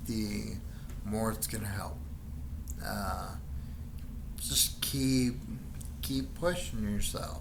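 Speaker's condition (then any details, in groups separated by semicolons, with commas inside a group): Friedreich's ataxia; omaveloxolone trial, physical therapy, improved standing, plateaued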